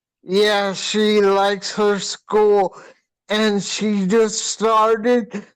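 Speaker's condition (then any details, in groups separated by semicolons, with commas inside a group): Hydrocephalus with shunt failure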